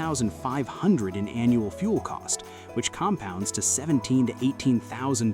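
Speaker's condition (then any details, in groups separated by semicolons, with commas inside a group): No condition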